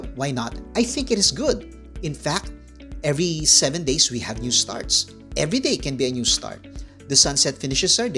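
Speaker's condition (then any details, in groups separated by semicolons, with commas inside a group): No condition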